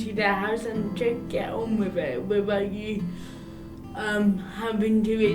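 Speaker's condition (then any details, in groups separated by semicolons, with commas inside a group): Cerebral palsy; arm tremors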